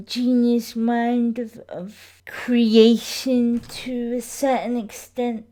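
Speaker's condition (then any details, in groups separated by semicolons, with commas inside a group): Cerebral palsy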